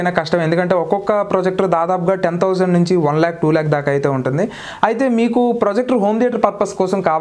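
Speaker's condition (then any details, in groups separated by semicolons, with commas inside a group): No condition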